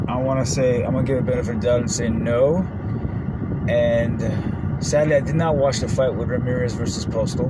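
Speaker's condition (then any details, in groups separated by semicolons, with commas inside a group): No condition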